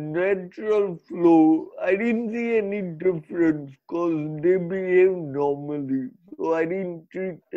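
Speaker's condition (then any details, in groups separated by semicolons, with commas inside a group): Cerebral palsy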